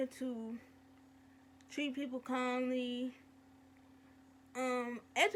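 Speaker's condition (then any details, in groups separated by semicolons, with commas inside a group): Cerebral palsy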